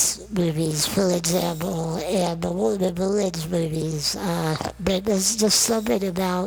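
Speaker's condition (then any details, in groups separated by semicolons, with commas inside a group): Non-progressive muscular dystrophy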